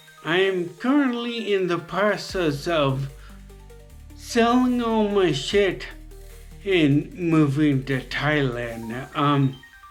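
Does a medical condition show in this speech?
Yes: traumatic brain injury; very debilitating.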